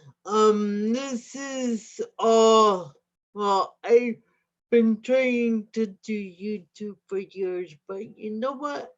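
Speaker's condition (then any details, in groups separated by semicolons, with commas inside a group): Cerebral palsy; adult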